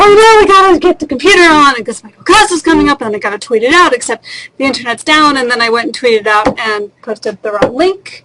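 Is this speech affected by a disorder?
No.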